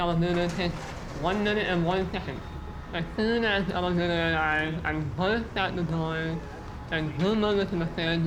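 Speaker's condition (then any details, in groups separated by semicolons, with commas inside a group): Muscular dystrophy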